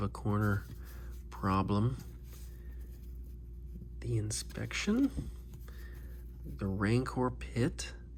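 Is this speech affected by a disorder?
No.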